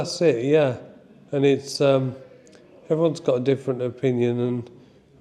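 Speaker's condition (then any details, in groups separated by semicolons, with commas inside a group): Motor neurone disease (ALS); progressing quickly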